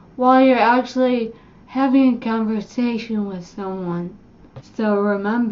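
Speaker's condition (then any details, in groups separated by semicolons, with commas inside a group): Cerebellar ataxia; caused by brain bleed, unsteady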